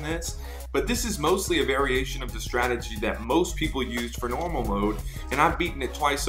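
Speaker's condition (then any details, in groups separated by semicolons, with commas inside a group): No condition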